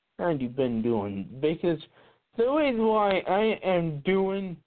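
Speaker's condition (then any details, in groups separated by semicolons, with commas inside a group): Cerebral palsy; cannot be hidden when acting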